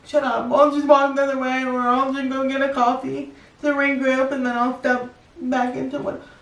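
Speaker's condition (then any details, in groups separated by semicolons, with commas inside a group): Cerebral palsy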